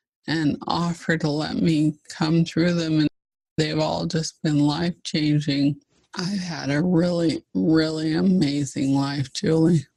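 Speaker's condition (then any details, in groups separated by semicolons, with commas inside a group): ALS (Lou Gehrig's disease)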